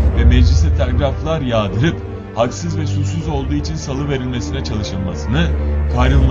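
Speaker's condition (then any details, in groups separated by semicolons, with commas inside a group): No condition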